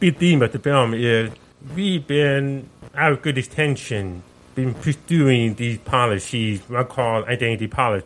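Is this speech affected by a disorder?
Yes: profound deafness, deaf accent; born profoundly deaf, 95 db loss both ears, cause unknown, sensorineural, cochlear implant, earlier hearing aids; hears through cochlear implant on side of head, hearing aids gave about 10% of current hearing; sounds different, listeners ask where accent is from, parents taught speech.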